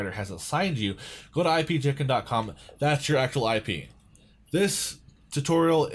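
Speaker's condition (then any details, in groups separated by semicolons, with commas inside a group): No condition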